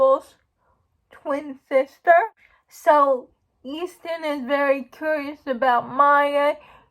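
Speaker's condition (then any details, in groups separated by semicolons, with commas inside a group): Cerebral palsy; uses wheelchair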